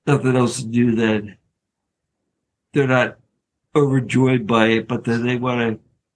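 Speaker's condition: ALS; diagnosed about five years ago, PEG tube recommended soon after diagnosis; fifth year since diagnosis, taking morphine and Advil, hospice

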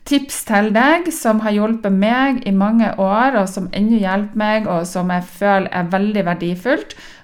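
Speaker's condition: No condition

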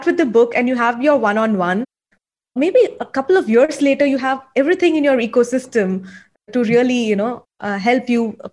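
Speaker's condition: No condition

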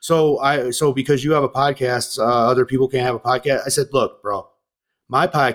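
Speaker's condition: No condition

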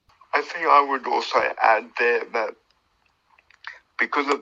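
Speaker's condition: Cerebral palsy; born two months premature

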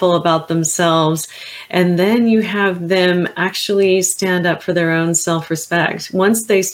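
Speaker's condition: No condition

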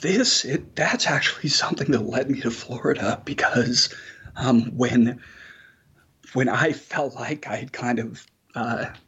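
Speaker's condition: Spasmodic dysphonia; vocal cords break open when speaking

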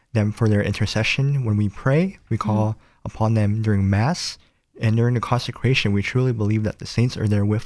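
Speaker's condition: Cleft palate; nose and lip

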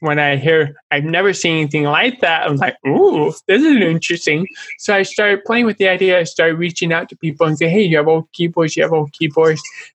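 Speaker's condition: Deafness, born deaf in both ears; speech okay

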